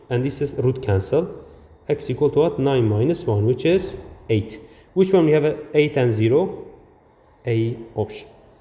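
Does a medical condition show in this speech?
No.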